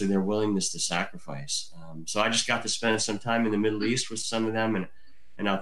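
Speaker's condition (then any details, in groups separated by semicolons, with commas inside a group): Cleft lip and palate; from birth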